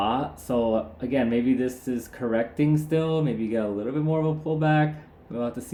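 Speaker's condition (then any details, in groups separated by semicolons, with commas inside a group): No condition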